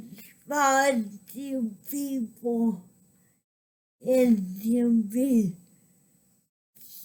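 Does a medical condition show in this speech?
Yes: cerebral palsy.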